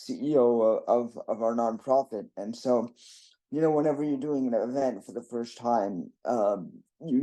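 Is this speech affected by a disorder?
Yes: cerebral palsy.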